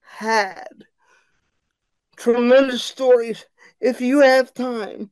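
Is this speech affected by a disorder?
Yes: cerebral palsy; unstable voice, pitch goes high and low, speech recognition software produces nonsense.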